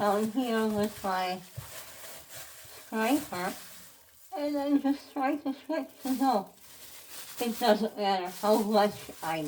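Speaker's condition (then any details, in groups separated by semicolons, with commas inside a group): Head and neck cancer; tracheostomy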